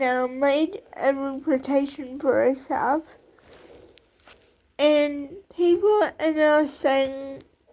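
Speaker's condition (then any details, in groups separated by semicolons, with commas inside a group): Cerebral palsy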